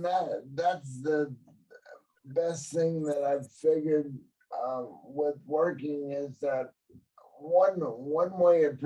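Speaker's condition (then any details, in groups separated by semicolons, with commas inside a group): Cerebral palsy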